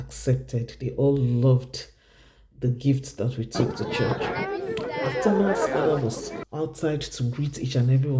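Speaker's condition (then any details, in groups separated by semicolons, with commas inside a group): No condition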